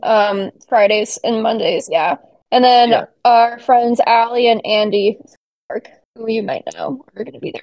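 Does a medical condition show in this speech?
No.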